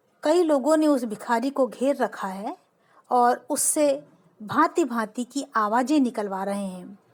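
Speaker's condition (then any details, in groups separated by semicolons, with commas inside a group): No condition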